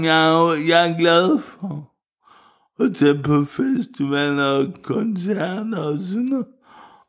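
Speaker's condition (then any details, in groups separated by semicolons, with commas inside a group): Cerebral palsy; wheelchair user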